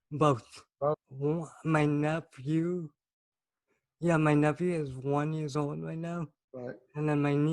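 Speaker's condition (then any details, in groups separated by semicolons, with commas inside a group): Cerebral palsy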